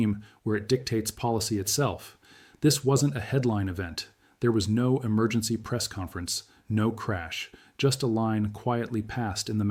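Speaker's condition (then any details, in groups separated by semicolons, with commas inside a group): No condition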